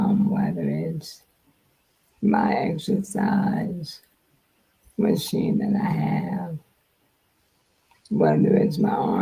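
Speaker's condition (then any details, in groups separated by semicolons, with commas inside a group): Multiple sclerosis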